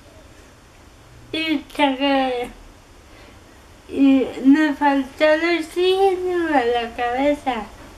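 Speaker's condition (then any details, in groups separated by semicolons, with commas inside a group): Cerebral palsy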